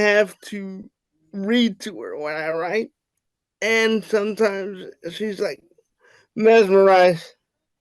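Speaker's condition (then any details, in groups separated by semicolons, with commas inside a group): Cerebral palsy; wheelchair user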